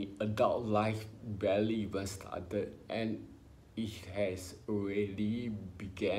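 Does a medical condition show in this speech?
Yes: ataxia; affects talking, speaking used as speech therapy.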